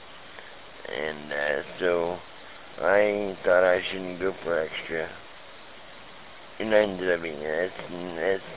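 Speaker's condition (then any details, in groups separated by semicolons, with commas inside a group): Speech impediment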